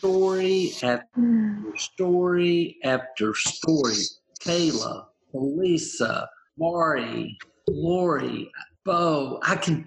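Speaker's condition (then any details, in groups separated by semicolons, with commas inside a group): Aphasia, apraxia, dysarthria after stroke; initially mute, plans each sentence, interruption loses it, mistaken for drunk, carries aphasia card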